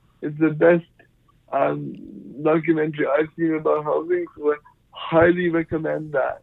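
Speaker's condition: Cerebral palsy; from birth, lifelong, power wheelchair, cannot walk, only left hand usable; in 20s, swimming as therapy, needs two support workers for swimming; uses voice very well, Siri voice texting on iPhone works with practice, sometimes misrecognized words

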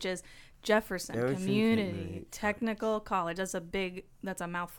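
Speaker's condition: No condition

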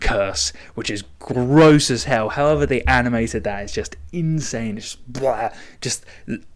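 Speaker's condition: No condition

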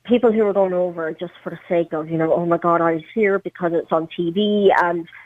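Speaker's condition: Cleft palate; congenital

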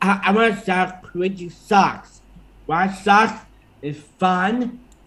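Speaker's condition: Down syndrome; congestive heart failure

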